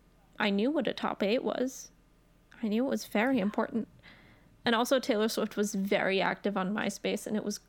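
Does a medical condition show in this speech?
No.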